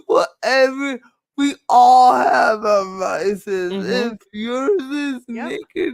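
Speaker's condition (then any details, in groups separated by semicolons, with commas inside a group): Cerebral palsy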